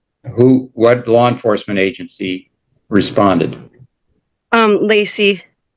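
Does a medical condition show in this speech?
No.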